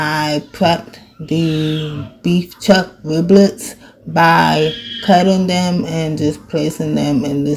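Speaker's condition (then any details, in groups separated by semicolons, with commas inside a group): Cerebral palsy; from birth, left leg affected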